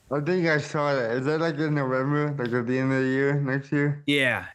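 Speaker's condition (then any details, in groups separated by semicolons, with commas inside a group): Cerebral palsy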